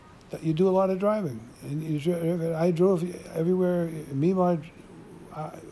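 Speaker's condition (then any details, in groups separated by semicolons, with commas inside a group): Parkinson's disease; typical form, tremor onset in right arm and hand, spread a little, 9 years since onset; some self-described stuttering while talking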